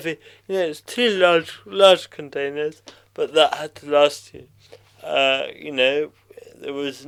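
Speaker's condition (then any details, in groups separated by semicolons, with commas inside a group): Cerebral palsy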